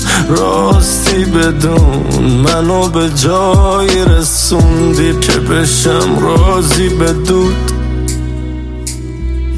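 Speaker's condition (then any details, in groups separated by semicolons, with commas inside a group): No condition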